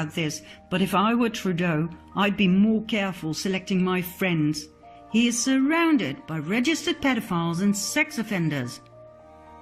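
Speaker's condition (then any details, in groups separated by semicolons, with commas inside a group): No condition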